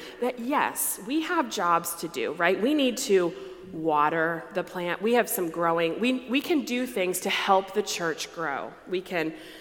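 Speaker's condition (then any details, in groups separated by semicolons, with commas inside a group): No condition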